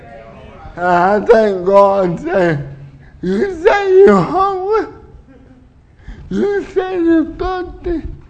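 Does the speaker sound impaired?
Yes: cerebral palsy; uses wheelchair.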